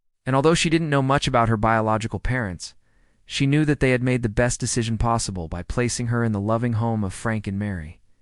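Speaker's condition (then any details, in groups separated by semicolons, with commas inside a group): No condition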